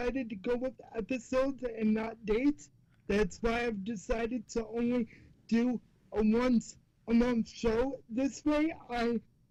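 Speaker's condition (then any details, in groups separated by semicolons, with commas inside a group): Cerebral palsy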